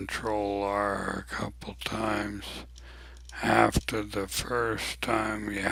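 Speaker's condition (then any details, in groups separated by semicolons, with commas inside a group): ALS; abnormally slow voice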